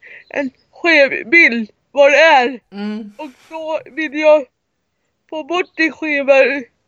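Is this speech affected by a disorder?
Yes: cerebral palsy; severe, wheelchair user.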